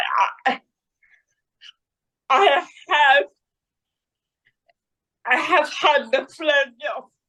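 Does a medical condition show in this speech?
Yes: cerebral palsy; present from birth, caused by severe neonatal jaundice, affects movement; adult, after childhood therapy; predicted unlikely to talk, early speech therapy improved speaking.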